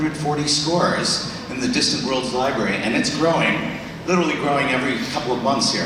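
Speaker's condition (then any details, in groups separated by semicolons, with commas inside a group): No condition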